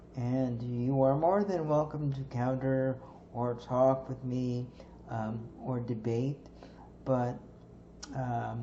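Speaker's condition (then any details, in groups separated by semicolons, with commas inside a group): Cerebral palsy; stiff muscles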